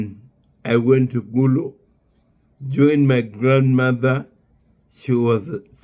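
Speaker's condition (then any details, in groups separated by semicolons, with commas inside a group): Neurological disease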